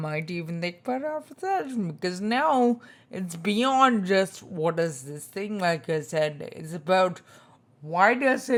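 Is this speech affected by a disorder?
Yes: spinocerebellar ataxia type 2, SCA2; tongue.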